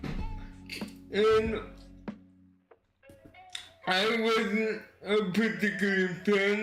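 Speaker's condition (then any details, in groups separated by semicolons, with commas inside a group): Cerebral palsy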